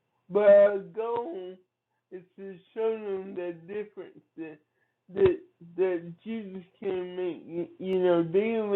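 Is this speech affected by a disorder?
Yes: cerebral palsy; from birth.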